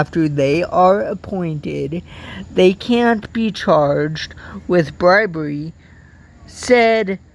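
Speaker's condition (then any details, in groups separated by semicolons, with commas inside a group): Cerebral palsy; from birth, walks with walker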